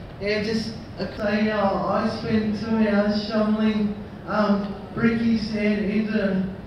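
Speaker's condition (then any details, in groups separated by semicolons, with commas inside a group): Cerebral palsy; from birth, years of surgery and therapy to walk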